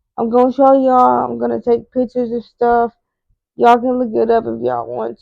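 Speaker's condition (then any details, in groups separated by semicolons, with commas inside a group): Cerebral palsy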